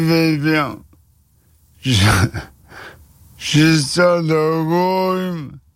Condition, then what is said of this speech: ALS (motor neuron disease). Mais le problème, c'est que le rhume m'empêche encore plus de parler.